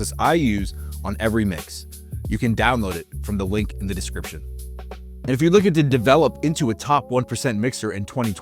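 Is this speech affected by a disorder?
No.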